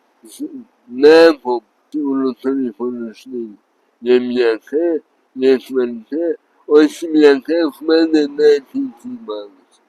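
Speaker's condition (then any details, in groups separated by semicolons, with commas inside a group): Traumatic brain injury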